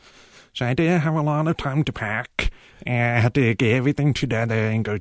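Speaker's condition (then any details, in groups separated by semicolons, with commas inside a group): Profound deafness; cochlear implants received at age 18, interpreter used on Project Runway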